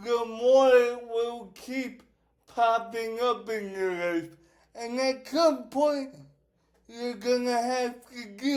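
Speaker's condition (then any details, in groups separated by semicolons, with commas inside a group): Cerebral palsy; affects speech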